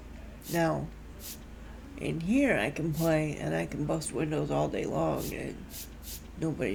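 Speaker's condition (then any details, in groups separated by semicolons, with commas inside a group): Cerebral palsy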